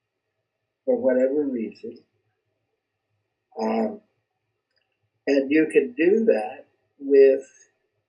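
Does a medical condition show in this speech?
Yes: cerebral palsy; speech not affected.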